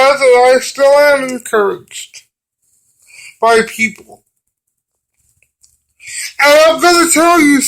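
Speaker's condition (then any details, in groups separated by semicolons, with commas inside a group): Cerebral palsy; brain damage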